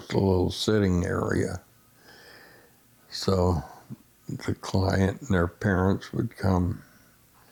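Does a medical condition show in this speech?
Yes: essential tremor.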